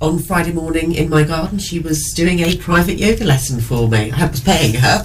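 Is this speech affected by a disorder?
No.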